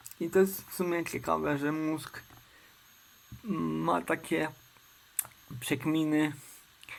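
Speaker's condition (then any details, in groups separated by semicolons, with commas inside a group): Cerebral palsy; uses wheelchair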